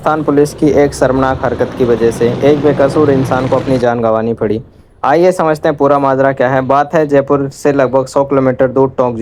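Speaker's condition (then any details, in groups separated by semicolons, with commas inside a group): No condition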